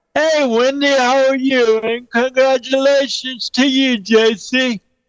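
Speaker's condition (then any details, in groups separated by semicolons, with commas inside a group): Cerebral palsy; present since birth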